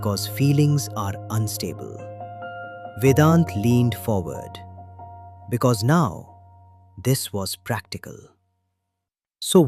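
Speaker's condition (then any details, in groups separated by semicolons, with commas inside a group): No condition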